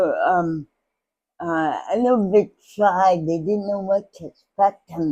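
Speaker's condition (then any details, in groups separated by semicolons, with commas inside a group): Cerebral palsy; speech impairment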